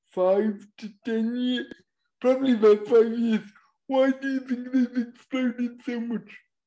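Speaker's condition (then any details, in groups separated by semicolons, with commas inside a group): Cerebral palsy; voice described as unusual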